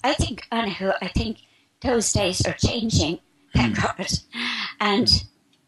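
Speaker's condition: Spasmodic dysphonia; expects to speak perfectly in a few minutes

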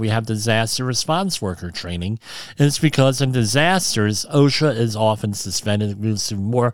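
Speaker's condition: Cleft lip and palate

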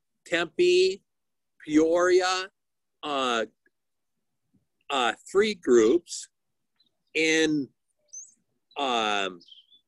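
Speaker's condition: Aphasia; aphasia after stroke, woke with whole right side paralyzed, talking improving each month and year; initially no talking, now halting telegraphic speech, many fillers and pauses, missing words

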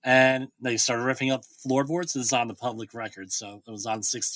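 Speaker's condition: Bilateral cleft lip and palate; speech once unintelligible, about nine years of speech therapy, now able to hold conversation

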